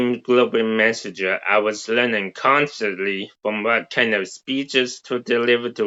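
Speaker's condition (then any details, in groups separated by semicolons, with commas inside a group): Cerebral palsy; present from birth, coordination and sensory integration problems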